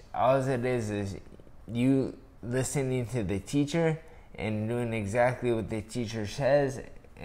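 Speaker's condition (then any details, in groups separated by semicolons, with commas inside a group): Traumatic brain injury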